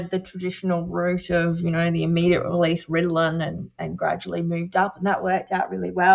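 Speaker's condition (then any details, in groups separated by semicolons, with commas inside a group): No condition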